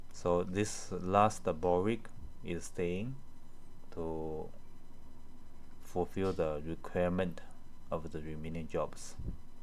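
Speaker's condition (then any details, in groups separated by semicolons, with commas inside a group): No condition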